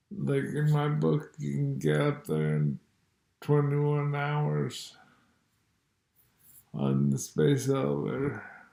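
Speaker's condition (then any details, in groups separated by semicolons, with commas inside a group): Multiple sclerosis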